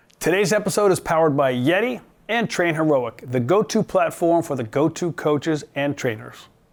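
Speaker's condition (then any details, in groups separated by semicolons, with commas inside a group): No condition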